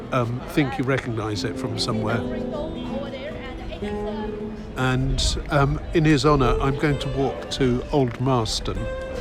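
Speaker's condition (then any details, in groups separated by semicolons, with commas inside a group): No condition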